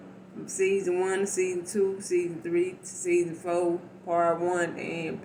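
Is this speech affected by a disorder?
Yes: cerebral palsy; not paralyzed, can stand.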